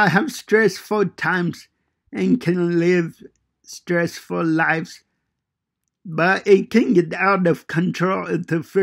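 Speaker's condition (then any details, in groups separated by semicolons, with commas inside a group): Cerebral palsy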